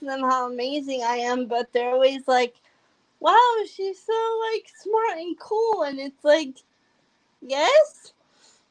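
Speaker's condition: Cerebral palsy; congenital

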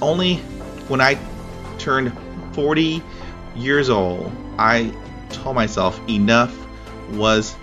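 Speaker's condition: Stutter; stutter since childhood, over 35 years, present from first grade through college and graduate school; could not say own name when young; blocks

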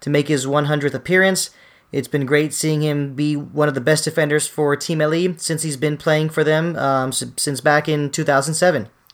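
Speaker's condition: No condition

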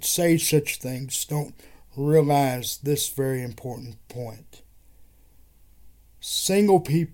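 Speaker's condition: Cerebral palsy; wheelchair user

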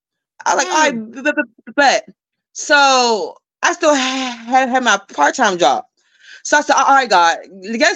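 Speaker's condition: Stuttering; repeated sounds

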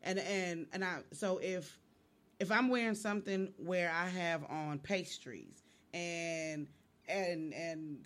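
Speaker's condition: Stuttering and lisp; theater training with plosive drills, pigs get kicked down tiny blocks, helped stutter and lisp; lisps, slowing down helps, accentuates plosives p k t b, works on enunciation; repeated sounds, repeated words, prolonged sounds

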